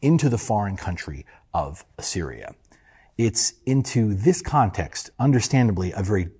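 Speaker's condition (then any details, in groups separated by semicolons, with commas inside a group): No condition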